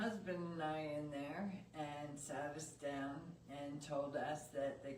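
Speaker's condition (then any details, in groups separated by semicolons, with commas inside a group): ALS; cannot speak or breathe lying flat, still able to speak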